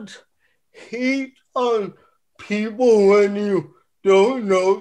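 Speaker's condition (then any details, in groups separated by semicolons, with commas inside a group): Cerebral palsy; ongoing gym workouts, reported to make cerebral palsy stronger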